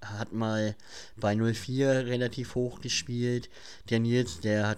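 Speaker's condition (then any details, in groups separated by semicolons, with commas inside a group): Cleft palate; speech impediment, listeners messaged that he cannot be heard, mimicked at school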